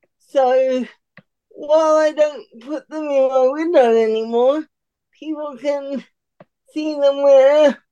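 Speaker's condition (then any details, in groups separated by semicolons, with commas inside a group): Cerebral palsy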